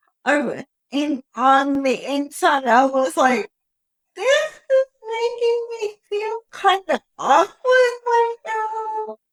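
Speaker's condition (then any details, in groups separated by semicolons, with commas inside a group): Cerebral palsy; wheelchair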